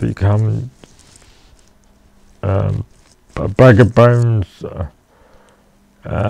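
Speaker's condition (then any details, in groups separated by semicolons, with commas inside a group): Cerebral palsy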